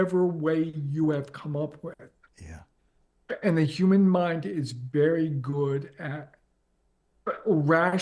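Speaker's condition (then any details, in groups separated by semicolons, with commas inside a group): ALS; progressive, onset leg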